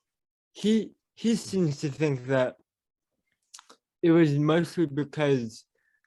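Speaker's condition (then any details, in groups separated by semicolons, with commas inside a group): Cerebral palsy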